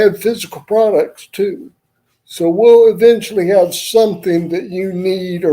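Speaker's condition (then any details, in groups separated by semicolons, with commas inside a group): Cerebral palsy; wheelchair user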